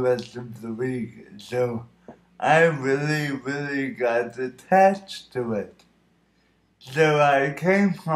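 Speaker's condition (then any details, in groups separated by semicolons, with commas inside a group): Cerebral palsy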